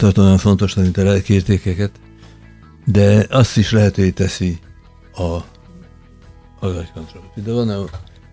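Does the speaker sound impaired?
Yes: Parkinson's disease; becomes emotional more easily as a symptom; harder for listeners to understand.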